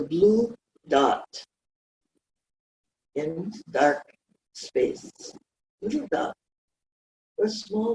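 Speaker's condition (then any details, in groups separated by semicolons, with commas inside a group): No condition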